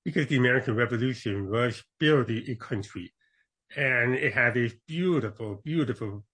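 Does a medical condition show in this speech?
Yes: born deaf; deaf accent, tries to speak as clearly as possible.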